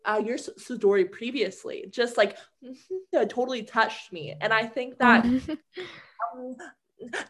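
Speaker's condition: Stuttering; stuttering onset around age six, childhood speech therapy, speech therapist Lauren from age ten; Lauren's therapy gave tools to speak confidently with stutter, not elimination, unlike earlier fixing-model therapists; fluency varies day to day, some days perfectly fluent, others persistent stuttering, communication difficult at times; prolonged sounds

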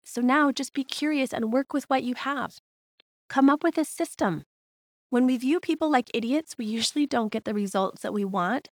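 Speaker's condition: No condition

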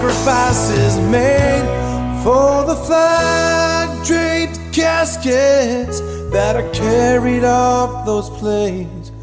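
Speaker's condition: No condition

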